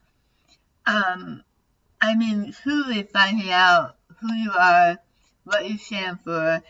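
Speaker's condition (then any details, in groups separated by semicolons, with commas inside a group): Tongue cancer surgery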